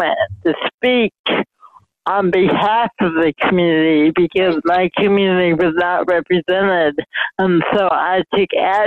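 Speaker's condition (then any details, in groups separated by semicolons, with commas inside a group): Mild cerebral palsy; speech affected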